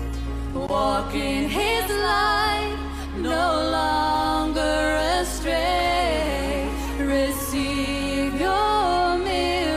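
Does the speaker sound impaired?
No.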